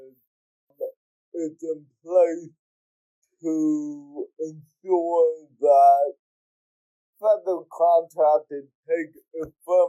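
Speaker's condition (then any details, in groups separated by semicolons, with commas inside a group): Cerebral palsy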